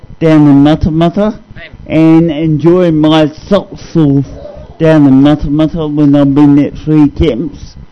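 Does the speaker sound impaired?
Yes: cerebral palsy; cerebral palsy from being dropped in infancy while passed between relatives.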